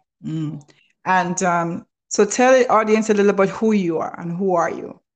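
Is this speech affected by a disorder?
No.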